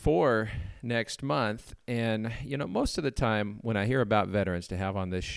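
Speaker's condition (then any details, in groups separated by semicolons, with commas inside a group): No condition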